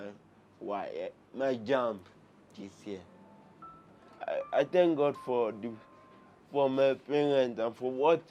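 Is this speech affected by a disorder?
Yes: cerebral palsy.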